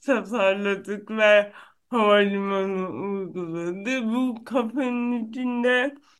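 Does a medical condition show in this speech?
Yes: cerebral palsy; neurological.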